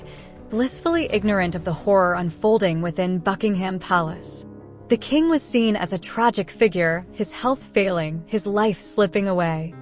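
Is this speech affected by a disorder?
No.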